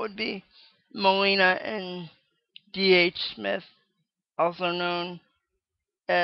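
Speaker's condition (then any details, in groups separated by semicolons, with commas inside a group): Cerebral palsy; wheelchair bound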